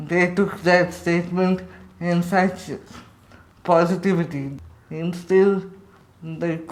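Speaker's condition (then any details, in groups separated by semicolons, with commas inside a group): Cerebral palsy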